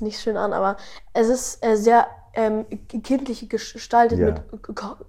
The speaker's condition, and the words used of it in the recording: Stuttering. Und es ist so, dass ich beim Rappen und Singen fast nie stottere.